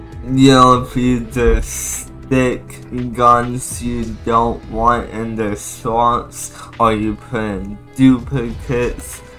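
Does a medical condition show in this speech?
Yes: cerebral palsy.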